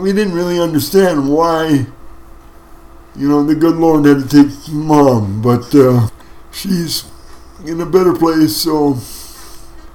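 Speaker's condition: Cerebral palsy; wheelchair for mobility

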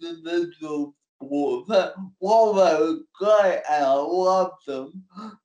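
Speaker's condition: Cerebral palsy; cerebral palsy since birth

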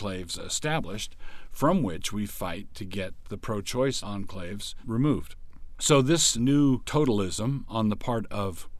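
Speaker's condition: No condition

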